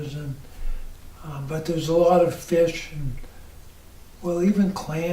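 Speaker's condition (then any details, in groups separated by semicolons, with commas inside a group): ALS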